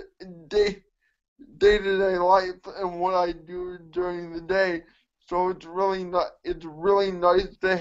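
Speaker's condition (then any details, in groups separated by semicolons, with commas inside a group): Cerebral palsy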